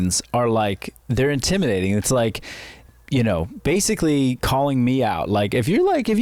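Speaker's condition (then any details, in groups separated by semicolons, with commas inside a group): No condition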